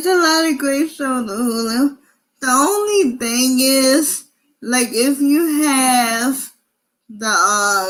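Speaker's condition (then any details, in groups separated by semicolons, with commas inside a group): Cerebral palsy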